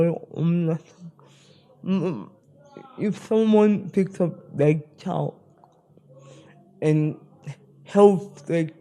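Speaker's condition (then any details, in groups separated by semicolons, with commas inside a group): Spastic cerebral palsy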